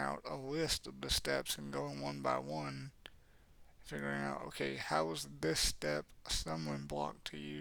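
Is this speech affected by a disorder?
Yes: cerebral palsy; has had speech therapy.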